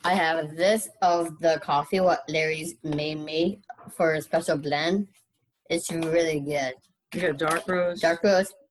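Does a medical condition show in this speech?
Yes: Down syndrome; extra copy of chromosome 21, low muscle tone, heart surgery, eye surgery and other surgeries in childhood, thyroid removed; adult, 22 years old.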